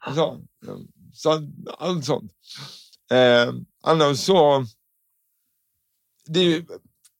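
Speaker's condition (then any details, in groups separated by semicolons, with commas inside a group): Cerebral palsy; constant tension in all muscles, shorter muscles, stiffness, left leg turns inward; milder than some with cerebral palsy, ongoing speech impediment; tongue completely stiff in childhood, speech therapist to train speech, speech impediment now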